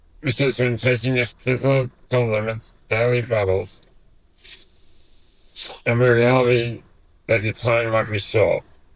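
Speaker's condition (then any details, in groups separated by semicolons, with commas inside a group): Duchenne muscular dystrophy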